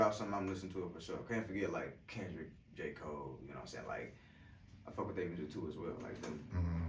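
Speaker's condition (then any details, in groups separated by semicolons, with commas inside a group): No condition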